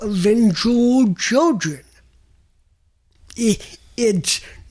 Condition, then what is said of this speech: Cerebral palsy. And while it took me a while to get used to your speech pattern, once I got used to the way that you talk...